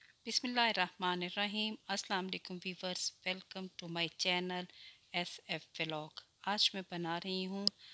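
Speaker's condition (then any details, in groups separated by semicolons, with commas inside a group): No condition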